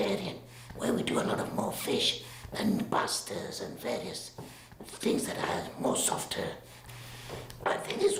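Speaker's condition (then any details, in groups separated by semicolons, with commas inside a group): Laryngectomy; cannot communicate effectively in conversation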